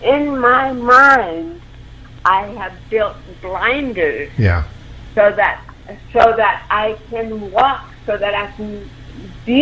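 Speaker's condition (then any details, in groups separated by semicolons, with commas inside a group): Cerebral palsy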